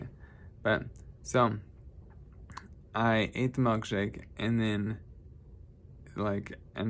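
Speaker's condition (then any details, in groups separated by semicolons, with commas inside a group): Traumatic brain injury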